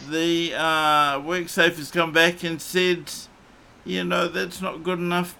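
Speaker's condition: Cerebral palsy; surgery at about age five due to cerebral palsy

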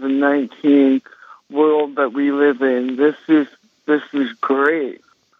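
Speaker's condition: Cerebral palsy; congenital, balance and coordination problems, used walker, walked unassisted near age four, left hand paralyzed; speech affected in childhood, countless speech therapy sessions, now speaks as heard today

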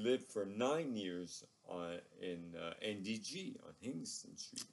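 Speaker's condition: ALS; progressively crippling neurological disorder

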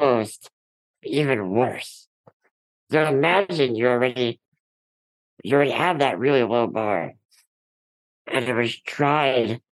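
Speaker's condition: Ullrich congenital muscular dystrophy, Ullrich congenital, collagen 6A3; from birth

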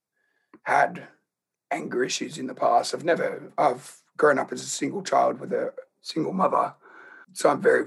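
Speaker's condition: Laryngeal cancer; in voice box

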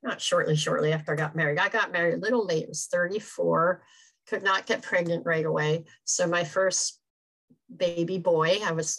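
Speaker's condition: Cleft palate; congenital, extremely severe

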